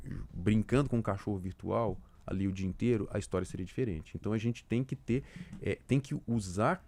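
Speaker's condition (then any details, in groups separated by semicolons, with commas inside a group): No condition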